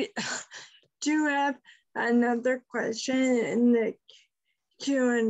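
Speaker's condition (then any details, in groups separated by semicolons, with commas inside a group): Friedreich's ataxia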